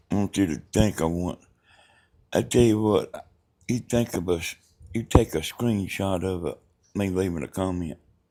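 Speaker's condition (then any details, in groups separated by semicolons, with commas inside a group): Brain bleed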